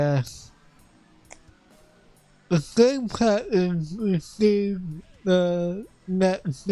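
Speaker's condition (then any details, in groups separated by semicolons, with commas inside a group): Cerebral palsy; affects voice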